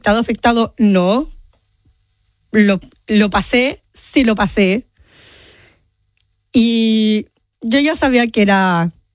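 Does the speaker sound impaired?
Yes: Down syndrome; genetic condition, from birth.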